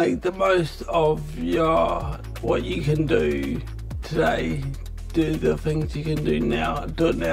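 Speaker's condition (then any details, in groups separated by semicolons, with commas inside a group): Multiple system atrophy; rare degenerative, affects stability, sleep, toileting, temperature regulation; diagnosed five years ago, slow progression, recent decline; affects speech, eating and stability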